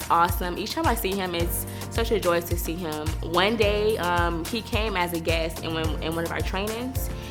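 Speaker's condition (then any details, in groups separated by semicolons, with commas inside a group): No condition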